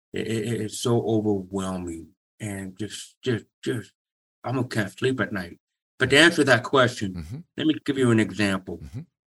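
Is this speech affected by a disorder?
Yes: severe to profound hearing loss; congenital severe to profound hearing loss, identified near age 2, two deaf uncles, hearing aids since early childhood; speech language therapy programs in childhood, relied on lip reading when aids failed.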